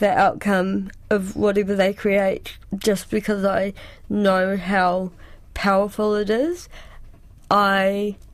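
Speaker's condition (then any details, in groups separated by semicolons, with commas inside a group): Cerebral palsy; cerebral palsy since childhood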